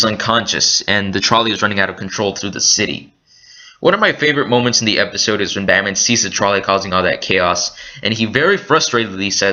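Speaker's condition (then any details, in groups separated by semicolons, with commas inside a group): No condition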